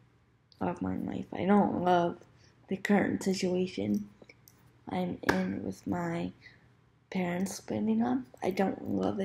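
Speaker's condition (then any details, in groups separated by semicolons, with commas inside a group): Cerebral palsy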